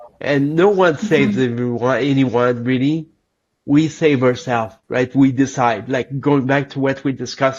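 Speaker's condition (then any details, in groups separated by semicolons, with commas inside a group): Cerebral palsy; lifelong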